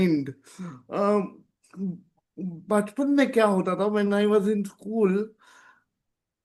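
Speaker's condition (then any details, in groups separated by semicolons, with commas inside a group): Cerebral palsy; present from birth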